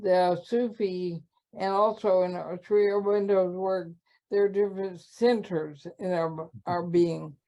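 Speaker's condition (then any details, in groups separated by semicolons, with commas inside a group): ALS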